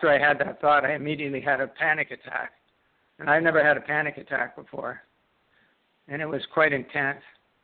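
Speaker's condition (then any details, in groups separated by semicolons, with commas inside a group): Parkinson's disease; left-sided onset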